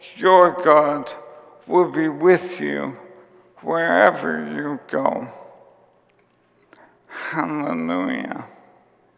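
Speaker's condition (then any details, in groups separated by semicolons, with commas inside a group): ALS; onset with tiredness and clumsiness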